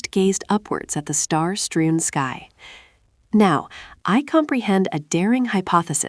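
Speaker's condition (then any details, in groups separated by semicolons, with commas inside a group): No condition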